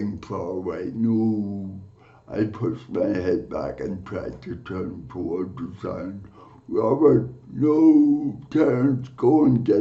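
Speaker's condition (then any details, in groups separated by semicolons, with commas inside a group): Cerebral palsy; from birth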